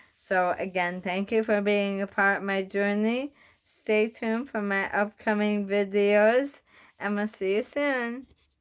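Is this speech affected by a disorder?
Yes: bulbar onset ALS; recently diagnosed.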